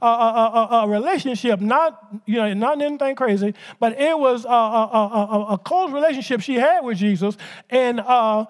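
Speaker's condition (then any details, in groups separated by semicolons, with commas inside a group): Stuttering; childhood onset, severe in childhood, could not get words out; mostly resolved, residual signs still visible, preaching this sermon; hit leg trying to force words out, no stutter when singing, returns when nervous or upset; blocks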